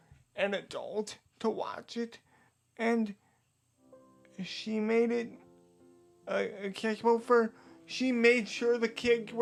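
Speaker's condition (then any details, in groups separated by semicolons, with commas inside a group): Cerebral palsy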